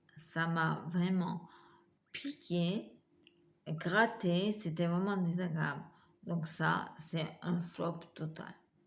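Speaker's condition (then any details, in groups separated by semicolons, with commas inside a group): Multiple sclerosis; uses wheelchair, trialling electric wheelchair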